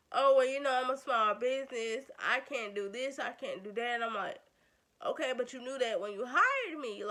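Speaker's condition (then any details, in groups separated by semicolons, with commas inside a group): Cerebral palsy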